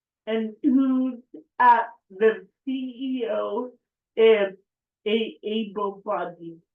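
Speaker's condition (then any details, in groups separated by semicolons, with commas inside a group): Cerebral palsy; affects speech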